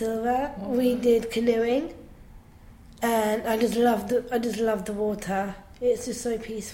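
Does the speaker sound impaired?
Yes: Down syndrome; down syndrome since birth, slow learning, held back a year at primary school.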